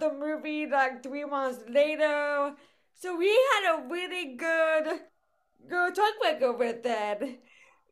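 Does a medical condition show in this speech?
Yes: cerebral palsy; brain bleed at quadruplet birth, right side weaker, limp, crooked right hand, electric wheelchair for travel; voice affected, speaks with accent.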